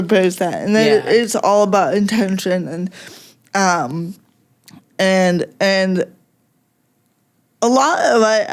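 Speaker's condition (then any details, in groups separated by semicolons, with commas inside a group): Cerebral palsy; speech most affected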